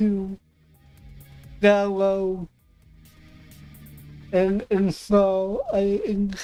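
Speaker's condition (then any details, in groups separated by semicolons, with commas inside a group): Cerebral palsy; affects voice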